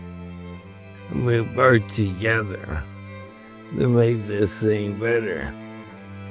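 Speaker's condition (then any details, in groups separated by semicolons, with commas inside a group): Amyotrophic lateral sclerosis; brain-computer interface implant decoding silent mouth movements; about two years since diagnosis, progressive, recent voice implant; voice changed before diagnosis, slow, tiring, hard to understand, calls nearly impossible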